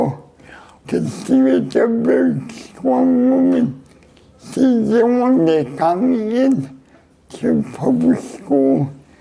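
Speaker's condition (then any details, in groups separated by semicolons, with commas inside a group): Cerebral palsy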